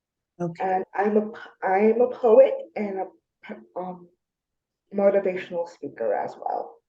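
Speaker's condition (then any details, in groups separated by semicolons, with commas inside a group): Spastic diplegia cerebral palsy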